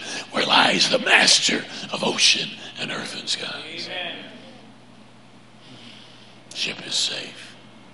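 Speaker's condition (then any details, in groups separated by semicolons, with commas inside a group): Laryngeal cancer; PET scans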